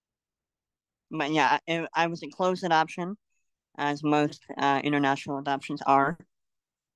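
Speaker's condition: Cleft lip and palate; congenital

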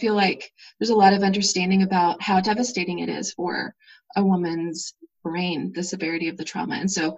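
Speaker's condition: No condition

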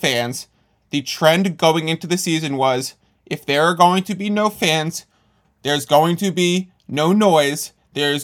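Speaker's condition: No condition

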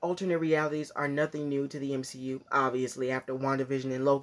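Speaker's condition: No condition

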